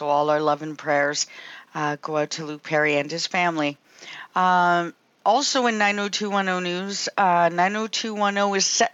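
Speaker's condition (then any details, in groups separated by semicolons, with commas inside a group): No condition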